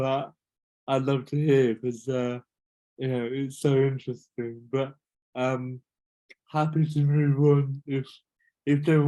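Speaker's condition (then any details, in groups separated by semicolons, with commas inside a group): Cerebral palsy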